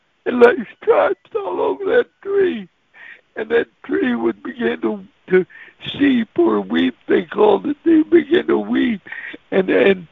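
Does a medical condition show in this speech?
Yes: cerebral palsy; cerebral palsy voice.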